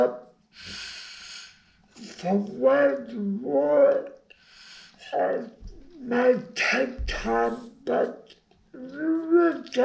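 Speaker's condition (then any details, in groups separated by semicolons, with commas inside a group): Brain injury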